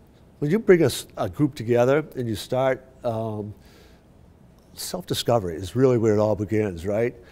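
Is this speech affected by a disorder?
No.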